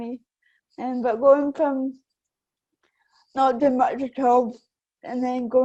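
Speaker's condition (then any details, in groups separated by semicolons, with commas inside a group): Cerebral palsy; affects balance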